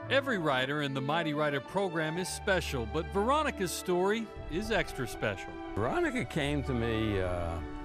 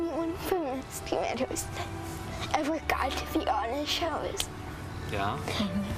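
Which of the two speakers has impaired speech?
The second: cerebral palsy; equine therapy six or seven years, initially quite affected, improved.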